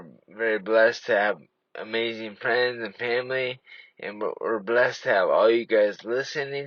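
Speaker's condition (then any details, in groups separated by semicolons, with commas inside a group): Traumatic brain injury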